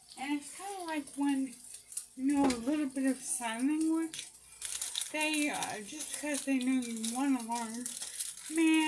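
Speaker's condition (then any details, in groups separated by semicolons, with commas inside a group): Brain injury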